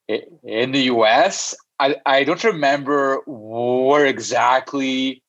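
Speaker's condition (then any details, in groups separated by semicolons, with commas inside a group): Stutter; stutter since childhood, stutters in six languages: English, French, Spanish, Arabic, Portuguese, Armenian; audible stutter during interview; no stuttering when singing, avoided speaking for years out of fear, later joined Toastmasters and debating club; repeated words, prolonged sounds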